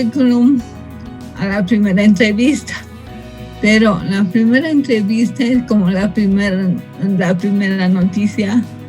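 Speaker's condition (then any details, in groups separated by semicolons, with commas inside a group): Cerebral palsy from birth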